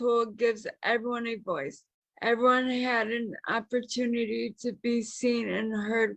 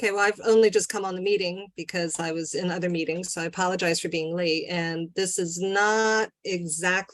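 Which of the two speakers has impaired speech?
The first: traumatic brain injury; about 12 years after injury.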